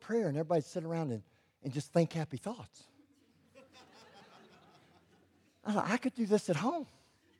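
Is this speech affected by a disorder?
Yes: cleft lip and palate; congenital, present from birth; preaches publicly, has preached in over 50 nations; expected never to be able to speak.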